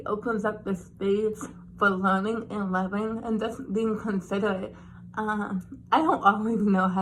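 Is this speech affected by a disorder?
Yes: cerebral palsy; since birth.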